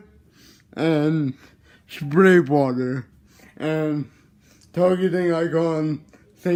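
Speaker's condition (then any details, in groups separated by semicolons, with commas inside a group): Cerebral palsy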